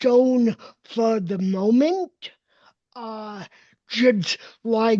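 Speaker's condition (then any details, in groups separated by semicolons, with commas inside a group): Cerebral palsy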